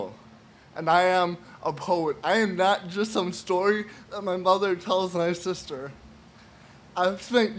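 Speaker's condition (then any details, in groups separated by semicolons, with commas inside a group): Cerebral palsy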